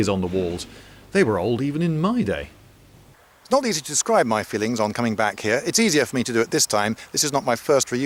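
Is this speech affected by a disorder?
No.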